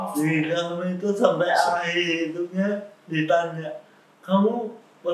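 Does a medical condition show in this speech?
Yes: cerebral palsy.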